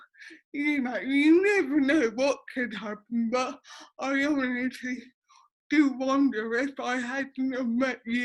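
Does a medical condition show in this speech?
Yes: cerebral palsy.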